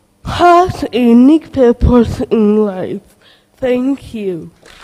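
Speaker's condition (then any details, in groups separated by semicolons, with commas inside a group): Cerebral palsy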